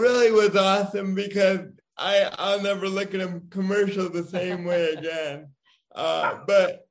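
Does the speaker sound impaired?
Yes: cerebral palsy; diagnosed as firstborn child.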